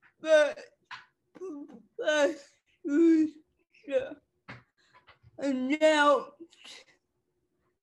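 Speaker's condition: Cerebral palsy; cerebral palsy since childhood; people less willing to listen to own talking voice, uses songs to get point across

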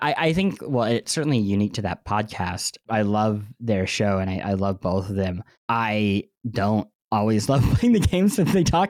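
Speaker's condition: Cleft lip and palate; bandaged

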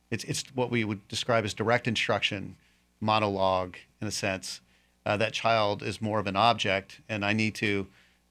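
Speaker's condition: No condition

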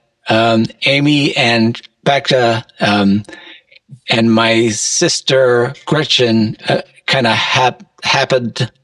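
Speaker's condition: Aphasia after stroke; stroke from brain bleed, early right hand weakness, could not wave or hold pencil, breathing tube early; few months after stroke, recovering, daily speech practice with help from others; slow speech, sometimes cannot speak well, initially no speech, relearned words, spelling relatively preserved

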